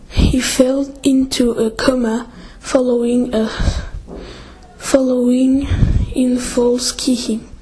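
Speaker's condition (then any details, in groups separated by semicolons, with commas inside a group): No condition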